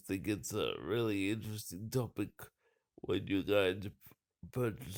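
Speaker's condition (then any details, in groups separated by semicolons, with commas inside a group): Cerebral palsy; uses wheelchair; cannot bend over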